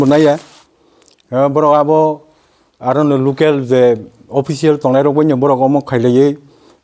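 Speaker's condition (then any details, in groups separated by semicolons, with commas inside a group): No condition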